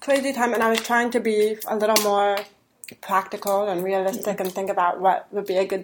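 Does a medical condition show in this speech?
Yes: deafness; deafness diagnosed at age 3, residual low-frequency hearing, hears men's voices better than women's; hearing aids that help, lip reads, sign language; raised oral, 11 years of speech therapy, practiced mouth and tongue movement.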